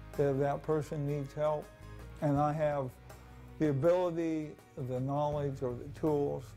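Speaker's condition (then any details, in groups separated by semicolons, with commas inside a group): ALS; about 19 years since diagnosis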